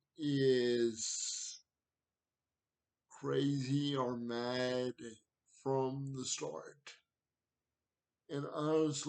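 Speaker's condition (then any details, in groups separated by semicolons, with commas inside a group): Cerebral palsy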